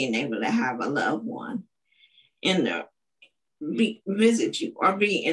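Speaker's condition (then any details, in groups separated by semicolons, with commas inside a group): Cerebral palsy; uses wheelchair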